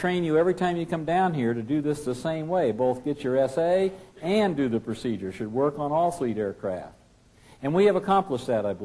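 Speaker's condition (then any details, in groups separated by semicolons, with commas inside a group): No condition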